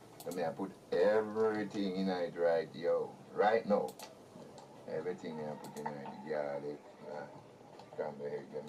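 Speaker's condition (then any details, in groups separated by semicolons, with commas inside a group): No condition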